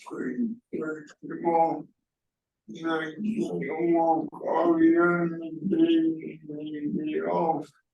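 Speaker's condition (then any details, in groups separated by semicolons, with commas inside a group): Cerebral palsy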